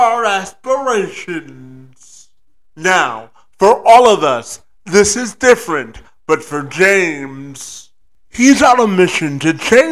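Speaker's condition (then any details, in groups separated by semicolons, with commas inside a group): Cerebral palsy; from birth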